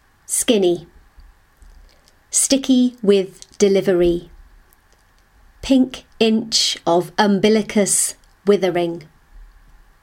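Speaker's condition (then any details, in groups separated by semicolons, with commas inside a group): No condition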